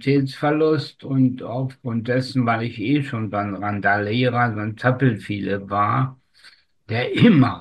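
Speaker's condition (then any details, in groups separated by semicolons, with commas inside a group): Spastic tetraparesis; from birth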